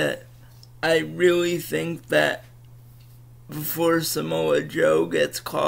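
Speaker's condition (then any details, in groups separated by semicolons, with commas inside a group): Cerebral palsy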